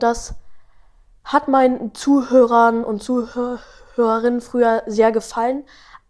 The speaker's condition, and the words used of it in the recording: Stuttering. Und es ist so, dass ich beim Rappen und Singen fast nie stottere.